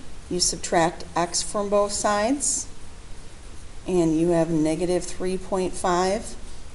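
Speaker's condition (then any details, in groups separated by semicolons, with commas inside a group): No condition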